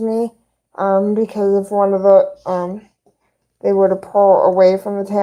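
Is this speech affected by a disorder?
Yes: cerebral palsy; both hands affected.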